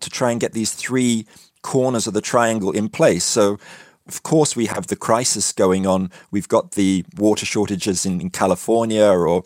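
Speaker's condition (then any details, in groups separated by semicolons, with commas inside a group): No condition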